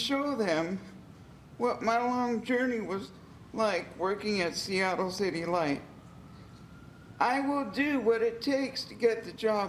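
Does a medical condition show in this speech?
Yes: cerebral palsy; physical limitations.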